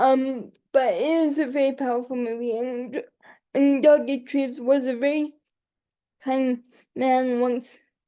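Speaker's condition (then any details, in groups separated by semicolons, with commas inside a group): Cerebral palsy; quadriplegic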